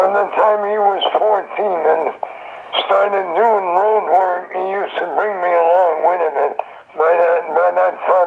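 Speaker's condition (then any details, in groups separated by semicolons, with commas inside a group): Throat cancer; survivor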